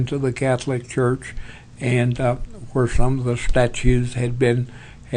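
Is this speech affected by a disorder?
Yes: Parkinson's; tremors as early symptom.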